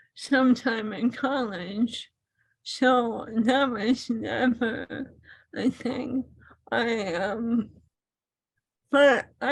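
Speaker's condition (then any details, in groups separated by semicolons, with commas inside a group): ALS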